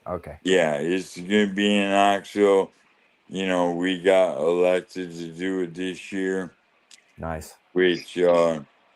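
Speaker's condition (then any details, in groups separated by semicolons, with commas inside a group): ALS; losing ability to talk and swallow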